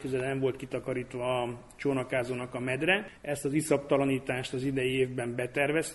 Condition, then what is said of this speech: None; typical speech.